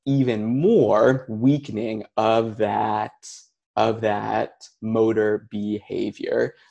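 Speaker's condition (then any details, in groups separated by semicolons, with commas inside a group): Stuttering, mild; onset age three, childhood word switching, no school therapy, two-week intensive fluency shaping, basal ganglia timing; still stutters, slight stutter, still works at speech, much easier than before; feared sounds k, speaking more difficult; prolonged sounds, blocks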